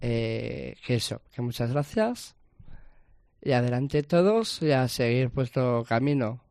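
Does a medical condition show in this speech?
Yes: Down syndrome; trisomy 21, extra copy of chromosome 21.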